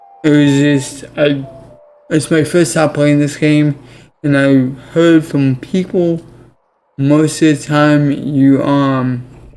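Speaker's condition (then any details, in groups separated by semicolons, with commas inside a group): Cerebral palsy; affects legs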